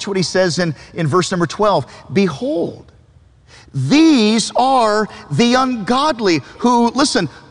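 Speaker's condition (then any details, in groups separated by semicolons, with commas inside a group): No condition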